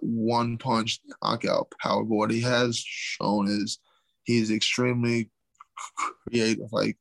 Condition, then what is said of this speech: Stuttering. I don't have CTE. I have a speech impediment.